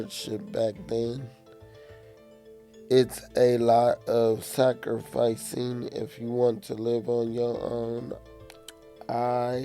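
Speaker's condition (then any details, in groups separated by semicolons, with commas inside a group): Cerebral palsy; physical and occupational therapy, stair practice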